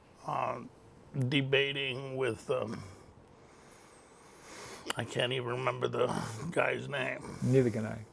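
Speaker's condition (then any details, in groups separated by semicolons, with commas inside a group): Cerebral palsy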